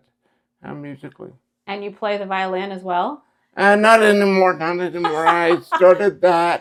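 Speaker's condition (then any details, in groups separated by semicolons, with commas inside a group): Cerebral palsy; affects right side, right hand and leg; affects speech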